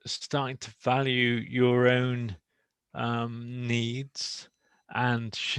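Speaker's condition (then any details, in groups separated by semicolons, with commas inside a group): Motor neuron disease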